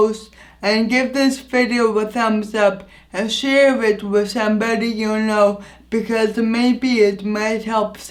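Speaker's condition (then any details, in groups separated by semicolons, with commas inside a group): Anoxic brain injury; injury affects voice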